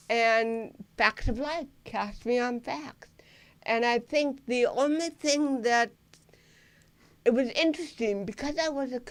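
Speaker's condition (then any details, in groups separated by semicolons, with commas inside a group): Cerebral palsy; lifelong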